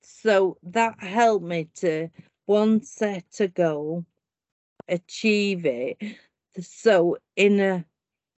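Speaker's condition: Primary lateral sclerosis; then upper limbs, speech; first diagnosed hereditary spastic paraplegia

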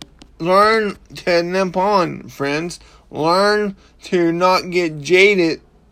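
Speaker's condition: Cerebral palsy; ongoing, not healed

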